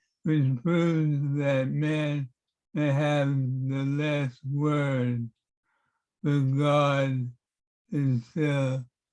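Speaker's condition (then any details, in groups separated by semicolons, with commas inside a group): Parkinson's; affects handwriting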